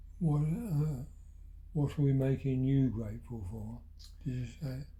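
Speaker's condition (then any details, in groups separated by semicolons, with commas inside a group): Parkinson's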